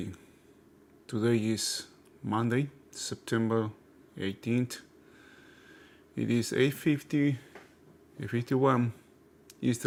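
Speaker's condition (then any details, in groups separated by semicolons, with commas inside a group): No condition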